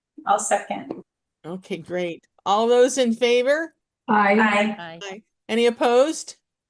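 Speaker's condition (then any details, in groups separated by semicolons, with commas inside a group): No condition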